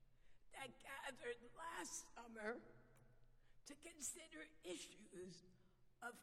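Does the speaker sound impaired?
Yes: vocal dysphonia; vocal dysphonia diagnosed, has taken away ability to sing; noticeably sultry voice, not painful, lost singing ability, still able to speak.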